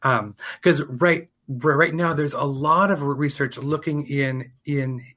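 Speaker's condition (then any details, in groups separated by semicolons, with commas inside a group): Stuttering; developmental stutter, onset around age three, persisted into adulthood, received speech therapy; stutters openly, comfortable with stuttering; repeated words, prolonged sounds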